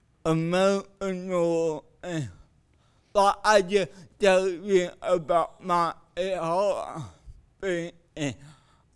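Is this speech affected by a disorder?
Yes: cerebral palsy.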